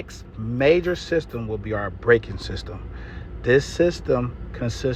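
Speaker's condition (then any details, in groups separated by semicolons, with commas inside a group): No condition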